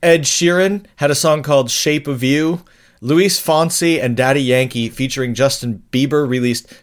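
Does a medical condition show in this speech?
No.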